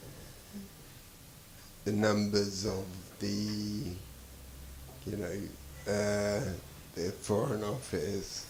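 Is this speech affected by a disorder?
Yes: traumatic brain injury.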